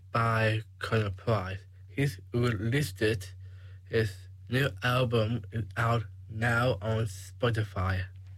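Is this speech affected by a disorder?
Yes: Down syndrome; age 21.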